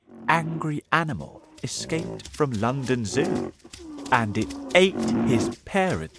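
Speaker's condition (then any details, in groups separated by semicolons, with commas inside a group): No condition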